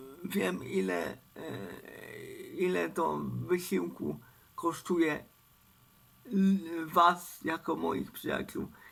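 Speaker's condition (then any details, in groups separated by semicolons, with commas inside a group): Cerebral palsy; uses wheelchair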